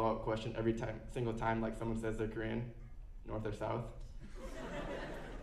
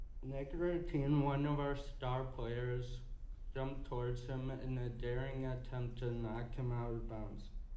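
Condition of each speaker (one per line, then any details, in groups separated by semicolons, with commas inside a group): No condition
Cerebral palsy; physical therapy since infancy, doubled sessions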